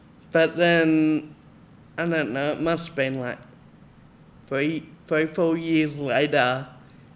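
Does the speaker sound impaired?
Yes: Friedreich's ataxia; inherited, carrier parents, onset about age 10, blood-test diagnosis about age 14-15, worse than affected brother; progressive, about 6 years since diagnosis, age 21, physical rehabilitation; speech became much more slurred, ataxic drunk-like gait.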